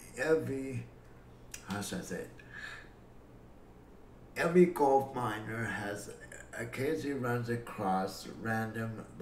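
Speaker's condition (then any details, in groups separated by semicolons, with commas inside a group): Cerebral palsy; affects muscle coordination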